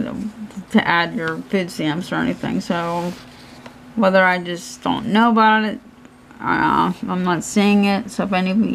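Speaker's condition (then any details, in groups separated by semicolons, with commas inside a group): Cerebral palsy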